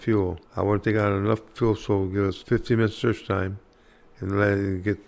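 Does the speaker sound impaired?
Yes: Parkinson's disease; speech affected very significantly, hard time talking.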